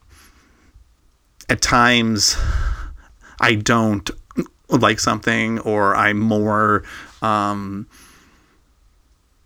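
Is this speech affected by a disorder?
Yes: stuttering; onset in childhood; here prolonged sounds, blocks.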